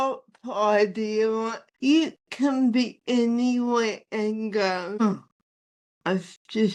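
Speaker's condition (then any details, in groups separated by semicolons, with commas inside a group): Athetoid spastic cerebral palsy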